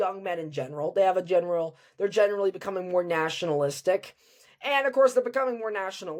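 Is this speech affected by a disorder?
No.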